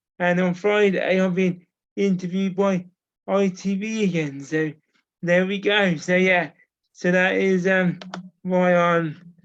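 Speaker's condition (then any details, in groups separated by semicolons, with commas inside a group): Cerebral palsy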